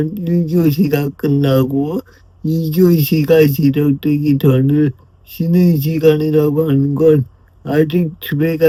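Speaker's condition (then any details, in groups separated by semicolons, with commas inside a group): Brain lesion disability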